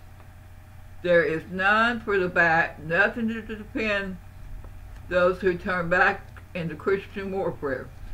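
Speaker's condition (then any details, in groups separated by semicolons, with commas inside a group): Parkinson's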